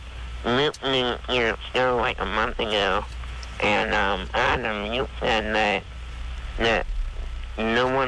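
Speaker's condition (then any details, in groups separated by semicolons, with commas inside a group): Spinal muscular atrophy; more severe Werdnig-Hoffmann form, wheelchair user, steers wheelchair with straw control; lying down during call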